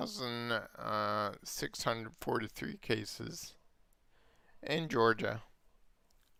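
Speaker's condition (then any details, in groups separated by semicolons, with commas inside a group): Multiple sclerosis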